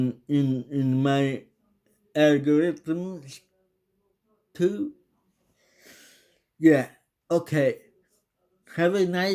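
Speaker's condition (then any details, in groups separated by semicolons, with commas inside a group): Cerebral palsy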